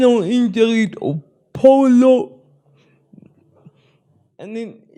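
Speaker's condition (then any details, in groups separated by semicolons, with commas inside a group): Spastic cerebral palsy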